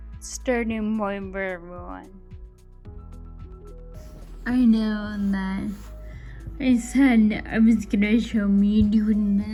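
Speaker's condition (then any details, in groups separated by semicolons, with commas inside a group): Friedreich's ataxia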